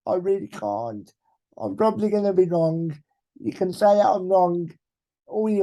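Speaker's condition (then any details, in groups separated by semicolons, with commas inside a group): Cerebral palsy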